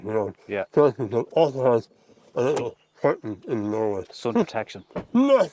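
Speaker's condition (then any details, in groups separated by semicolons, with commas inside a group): Mouth cancer surgery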